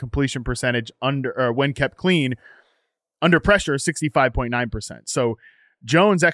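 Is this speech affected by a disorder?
No.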